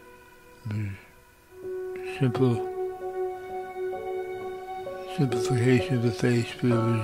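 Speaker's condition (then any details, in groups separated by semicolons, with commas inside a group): Early-onset Parkinson's disease; early-onset form, diagnosed at 55; about 18 years since diagnosis, Parkinson's psychosis with hallucinations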